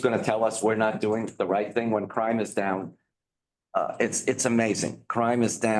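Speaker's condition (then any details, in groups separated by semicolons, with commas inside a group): No condition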